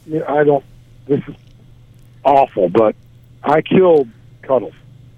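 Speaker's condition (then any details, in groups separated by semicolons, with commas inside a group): No condition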